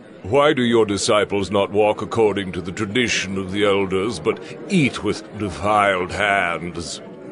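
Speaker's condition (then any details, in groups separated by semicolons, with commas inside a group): No condition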